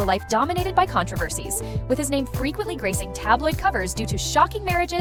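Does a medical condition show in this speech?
No.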